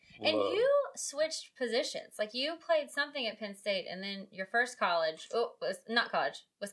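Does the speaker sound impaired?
No.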